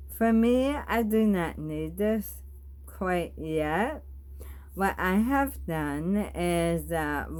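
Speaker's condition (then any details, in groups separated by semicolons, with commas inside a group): Bulbar ALS, bulbar onset; mucus affecting night breathing, dry mouth, trouble holding jaw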